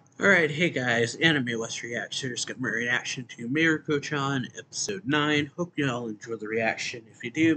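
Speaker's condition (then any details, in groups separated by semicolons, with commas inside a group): No condition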